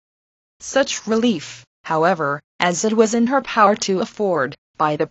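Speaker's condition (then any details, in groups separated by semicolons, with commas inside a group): No condition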